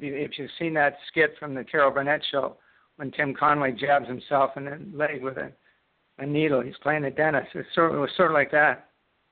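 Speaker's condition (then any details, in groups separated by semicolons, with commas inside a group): Parkinson's disease; left-sided onset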